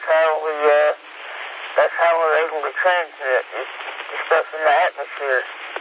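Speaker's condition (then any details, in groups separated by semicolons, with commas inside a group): Speech impediment; long hard battle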